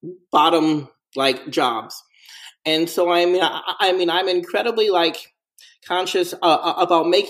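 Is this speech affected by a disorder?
Yes: stuttering; onset at three or four years, no trauma cause, mother stuttered until about 11-12, speech camp as child, teen years harder; adult, persistent stuttering; very fluent in crisis situations, stutters when things calm, takes deep breath and counts to five; here repeated sounds, repeated words.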